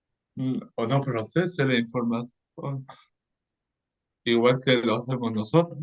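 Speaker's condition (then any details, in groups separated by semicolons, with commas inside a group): Cerebral palsy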